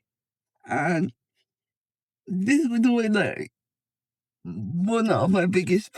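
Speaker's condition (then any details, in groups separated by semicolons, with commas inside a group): Cerebral palsy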